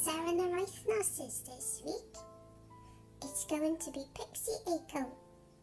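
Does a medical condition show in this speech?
No.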